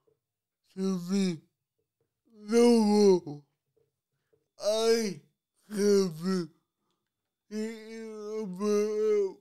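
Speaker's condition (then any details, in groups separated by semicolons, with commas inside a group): Cerebral palsy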